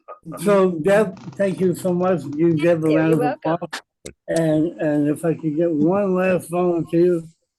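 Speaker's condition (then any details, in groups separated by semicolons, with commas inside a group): Cerebral palsy; present from birth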